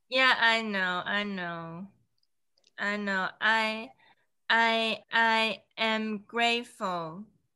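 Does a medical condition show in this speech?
Yes: aphasia; aphasia and aplasia after being hit by car at crossroad last year; better now, had physical, occupational and speech therapy, heel-toe walking.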